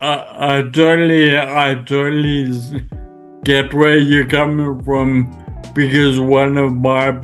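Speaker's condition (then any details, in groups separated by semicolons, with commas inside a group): Friedreich's ataxia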